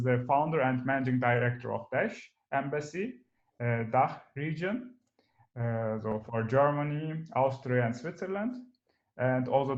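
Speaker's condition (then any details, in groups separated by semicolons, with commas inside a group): No condition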